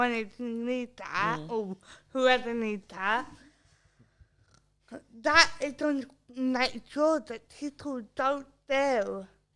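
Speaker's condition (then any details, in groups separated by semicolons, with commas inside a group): Cerebral palsy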